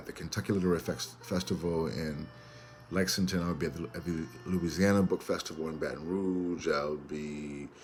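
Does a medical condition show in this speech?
No.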